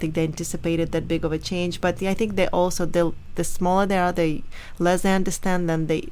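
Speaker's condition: No condition

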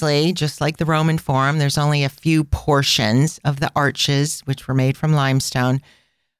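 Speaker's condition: No condition

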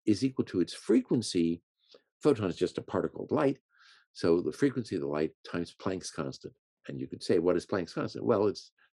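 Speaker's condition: No condition

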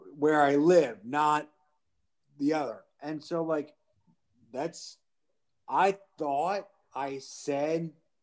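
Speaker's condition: Aphasia; unable to talk about 5 years ago, lived with full-time support for 5 to 6 years; communication issues persist; says unintended words without noticing

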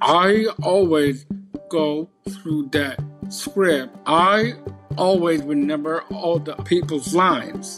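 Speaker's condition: Down syndrome; stutters when unsure what to say next while processing, no stutter when acting from script

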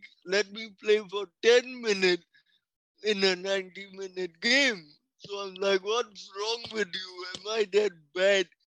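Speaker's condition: Cerebral palsy; speech affected

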